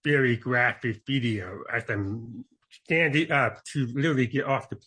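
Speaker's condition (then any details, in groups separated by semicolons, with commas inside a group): Deafness; congenital deafness, born deaf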